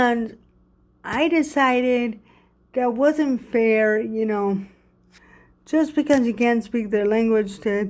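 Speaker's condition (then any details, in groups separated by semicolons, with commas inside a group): Cerebral palsy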